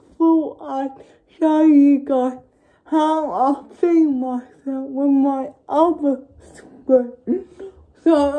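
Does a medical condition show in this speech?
Yes: cerebral palsy; uses feeding aid.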